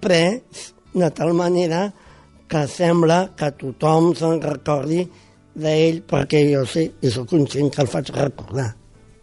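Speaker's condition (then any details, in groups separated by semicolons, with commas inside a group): Down syndrome; congenital, born with it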